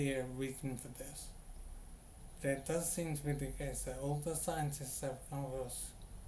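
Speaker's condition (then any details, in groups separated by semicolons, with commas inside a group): Brain injury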